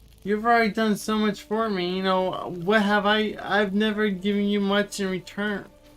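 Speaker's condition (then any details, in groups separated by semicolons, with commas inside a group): Cerebral palsy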